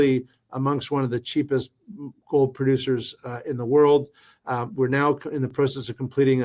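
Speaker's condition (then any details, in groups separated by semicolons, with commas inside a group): No condition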